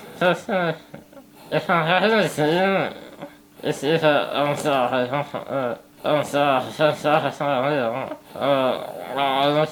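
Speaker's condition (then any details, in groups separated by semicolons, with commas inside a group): Spinal muscular atrophy type 1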